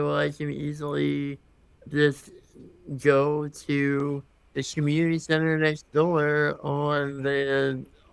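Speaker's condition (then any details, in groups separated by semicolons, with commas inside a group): Congenital muscular dystrophy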